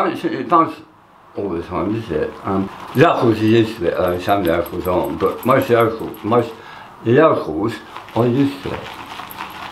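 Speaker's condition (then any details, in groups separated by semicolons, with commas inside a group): Tongue cancer; half tongue removed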